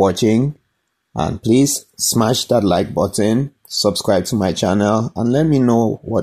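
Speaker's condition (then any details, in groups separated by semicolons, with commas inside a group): No condition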